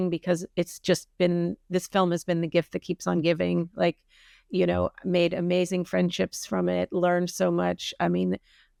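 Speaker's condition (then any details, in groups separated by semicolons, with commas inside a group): No condition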